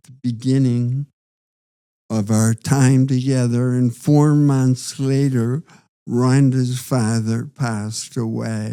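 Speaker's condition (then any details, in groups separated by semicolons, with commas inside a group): Parkinson's disease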